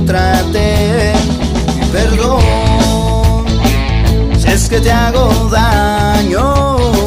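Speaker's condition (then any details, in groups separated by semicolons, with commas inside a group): No condition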